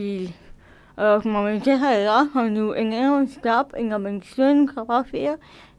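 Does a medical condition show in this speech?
Yes: cerebral palsy.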